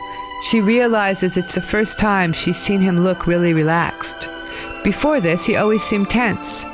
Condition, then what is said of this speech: No condition.